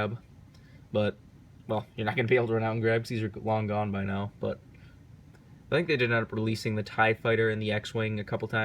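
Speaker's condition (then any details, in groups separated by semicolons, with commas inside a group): No condition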